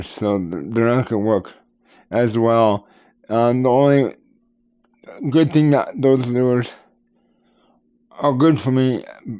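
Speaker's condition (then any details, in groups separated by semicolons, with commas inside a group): Cerebral palsy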